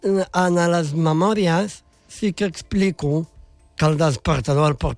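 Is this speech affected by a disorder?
Yes: Down syndrome; congenital, present from birth, extra chromosome.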